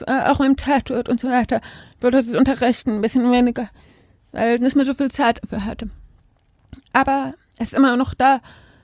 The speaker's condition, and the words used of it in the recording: Deafness. Viele Hörende, mit denen ich bin, die vergessen manchmal, dass ich gehörlos bin, weil ich spreche.